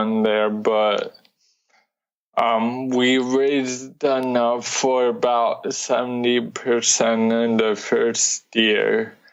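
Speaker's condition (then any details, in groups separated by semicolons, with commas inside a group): Cerebral palsy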